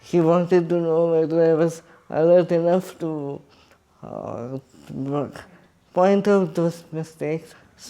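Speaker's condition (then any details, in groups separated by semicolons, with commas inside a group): Cerebral palsy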